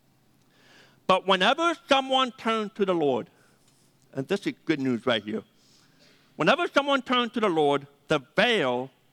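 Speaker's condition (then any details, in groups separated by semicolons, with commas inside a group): Deafness; needs names repeated several times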